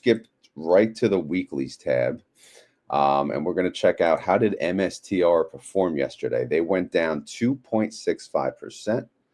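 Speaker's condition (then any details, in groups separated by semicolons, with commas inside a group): No condition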